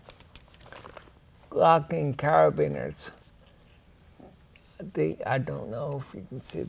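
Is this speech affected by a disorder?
Yes: ataxia; rare, progressive.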